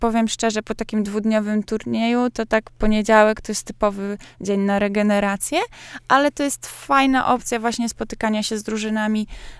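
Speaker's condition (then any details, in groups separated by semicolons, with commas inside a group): No condition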